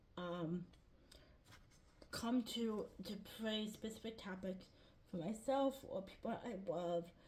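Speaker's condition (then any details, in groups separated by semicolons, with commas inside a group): Cerebral palsy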